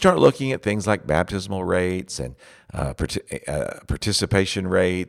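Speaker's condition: No condition

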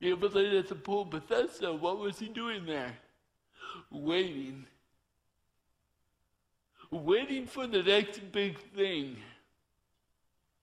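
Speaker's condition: Torsion dystonia; body still not controllable

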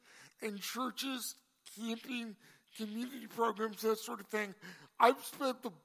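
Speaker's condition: Cerebral palsy; congenital

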